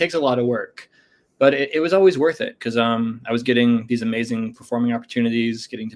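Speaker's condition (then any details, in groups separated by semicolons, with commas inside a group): No condition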